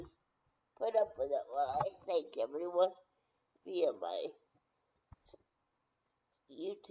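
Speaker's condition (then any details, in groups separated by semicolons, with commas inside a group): Brain injury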